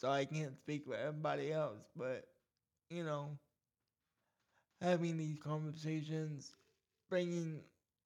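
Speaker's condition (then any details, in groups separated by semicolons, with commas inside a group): Cerebral palsy; cerebral palsy causing speech problem, scratchy throat and gag reflex issues at times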